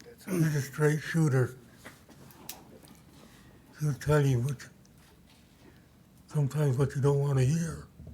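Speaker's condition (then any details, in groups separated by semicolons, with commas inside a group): Parkinson's disease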